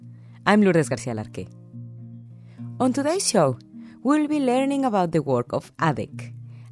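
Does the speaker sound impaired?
No.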